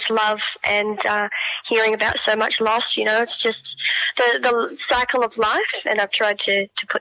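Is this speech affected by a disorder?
Yes: cleft palate; congenital cleft palate, born with it, Variety children's charity support as young girl.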